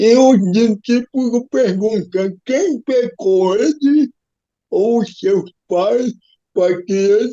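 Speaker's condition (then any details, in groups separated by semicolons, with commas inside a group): Cerebral palsy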